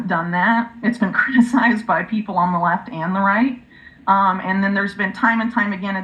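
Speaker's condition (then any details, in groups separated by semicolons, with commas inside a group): No condition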